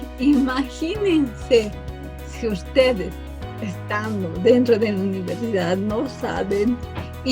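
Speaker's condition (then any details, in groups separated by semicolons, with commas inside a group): Cerebral palsy from birth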